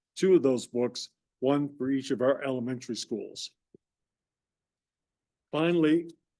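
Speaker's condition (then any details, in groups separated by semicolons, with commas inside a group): No condition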